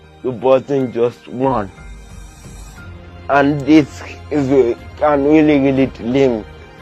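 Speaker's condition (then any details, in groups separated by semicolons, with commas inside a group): Cerebral palsy; limits movement and coordination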